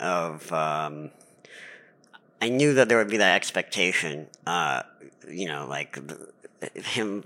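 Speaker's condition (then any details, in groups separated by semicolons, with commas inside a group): Cleft palate; lifelong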